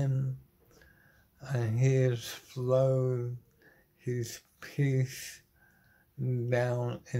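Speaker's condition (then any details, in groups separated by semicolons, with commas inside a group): Motor neuron disease; terminal; body failing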